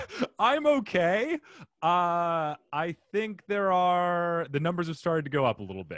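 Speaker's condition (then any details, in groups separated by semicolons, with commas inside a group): No condition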